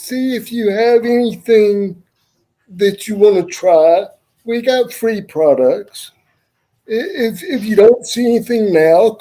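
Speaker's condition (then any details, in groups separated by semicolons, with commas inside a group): Cerebral palsy; wheelchair user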